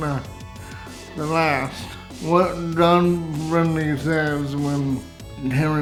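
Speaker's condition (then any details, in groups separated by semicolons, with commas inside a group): Cerebral palsy, severe; spastic type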